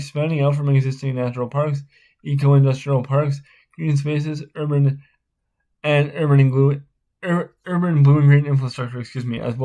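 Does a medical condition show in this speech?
Yes: spastic cerebral palsy.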